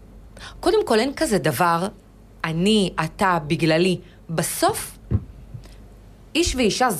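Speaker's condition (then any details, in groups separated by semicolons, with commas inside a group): No condition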